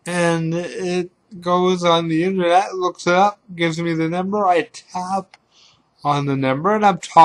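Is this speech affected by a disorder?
Yes: cerebral palsy.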